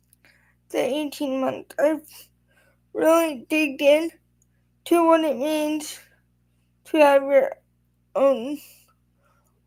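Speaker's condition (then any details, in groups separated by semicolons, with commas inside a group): Quadriplegic spastic cerebral palsy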